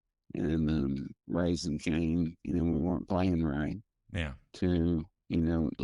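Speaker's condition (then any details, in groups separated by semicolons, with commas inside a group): Primary progressive multiple sclerosis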